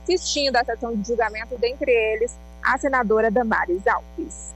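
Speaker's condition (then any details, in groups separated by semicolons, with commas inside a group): No condition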